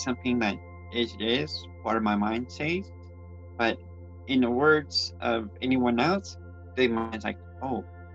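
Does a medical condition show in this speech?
Yes: cerebral palsy; from birth; speech issues.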